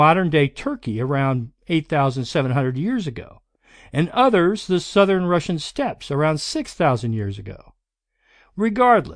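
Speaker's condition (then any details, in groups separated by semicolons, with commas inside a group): No condition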